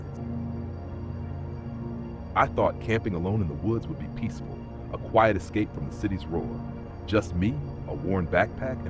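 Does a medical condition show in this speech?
No.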